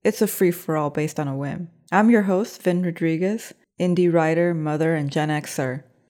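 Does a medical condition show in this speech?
No.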